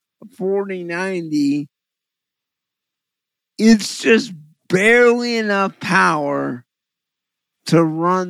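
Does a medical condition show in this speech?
Yes: cerebral palsy; visual focusing difficulty.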